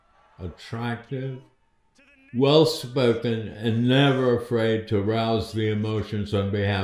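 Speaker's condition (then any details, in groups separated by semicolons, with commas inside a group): Parkinson's disease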